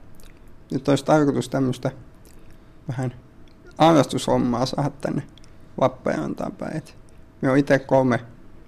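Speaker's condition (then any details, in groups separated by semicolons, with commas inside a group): Duchenne muscular dystrophy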